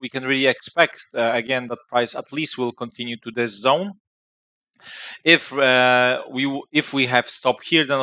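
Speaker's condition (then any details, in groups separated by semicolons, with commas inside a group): No condition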